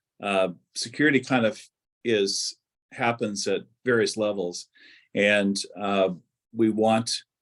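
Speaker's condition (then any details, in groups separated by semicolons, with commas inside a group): No condition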